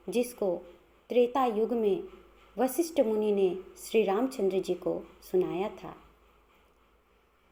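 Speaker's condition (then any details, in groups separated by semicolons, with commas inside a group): No condition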